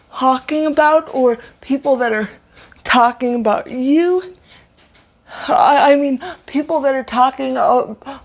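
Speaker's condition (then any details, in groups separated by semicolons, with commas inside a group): Cerebral palsy, severe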